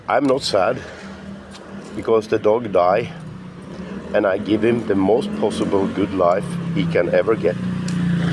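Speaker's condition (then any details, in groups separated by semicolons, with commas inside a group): No condition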